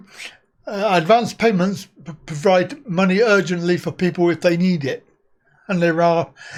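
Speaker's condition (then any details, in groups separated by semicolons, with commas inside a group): Cerebral palsy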